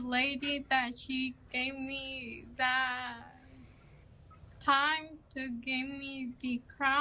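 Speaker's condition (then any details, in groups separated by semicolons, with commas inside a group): Cerebral palsy; mostly in wheelchair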